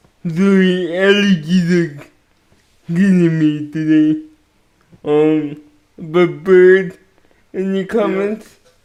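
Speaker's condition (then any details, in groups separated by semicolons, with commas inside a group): Cerebral palsy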